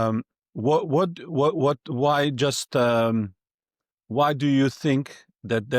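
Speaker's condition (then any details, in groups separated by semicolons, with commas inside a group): No condition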